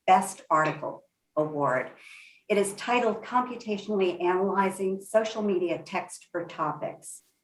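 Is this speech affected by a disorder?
No.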